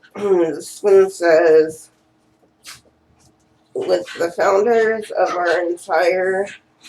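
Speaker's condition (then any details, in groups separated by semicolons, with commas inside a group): Cerebral palsy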